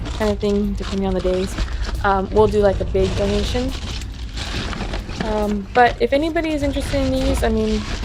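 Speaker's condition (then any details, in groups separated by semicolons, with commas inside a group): No condition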